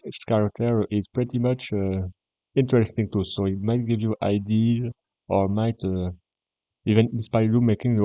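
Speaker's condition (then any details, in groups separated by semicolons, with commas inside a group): No condition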